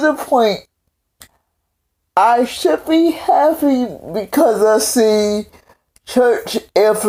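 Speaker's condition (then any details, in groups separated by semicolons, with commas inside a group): Cerebral palsy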